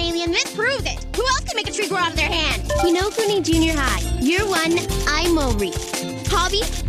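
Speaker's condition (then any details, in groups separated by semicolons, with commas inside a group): No condition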